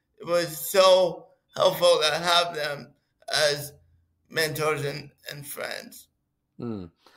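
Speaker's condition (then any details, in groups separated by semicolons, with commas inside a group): Cerebral palsy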